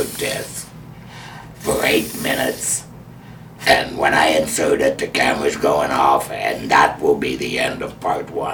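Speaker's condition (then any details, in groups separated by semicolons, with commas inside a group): Laryngectomy with voice prosthesis; laryngectomy, low pressure voice prosthesis in tracheoesophageal puncture; prosthesis removed during recording; speaking without prosthesis, prosthesis normally routes air for speech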